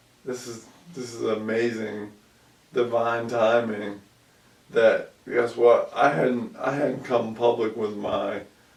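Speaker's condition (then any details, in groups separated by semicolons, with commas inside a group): ALS; about 2 years since onset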